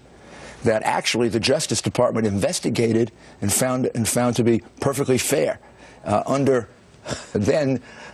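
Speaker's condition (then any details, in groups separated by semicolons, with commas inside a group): No condition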